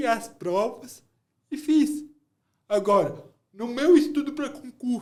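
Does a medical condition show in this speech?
Yes: cerebral palsy.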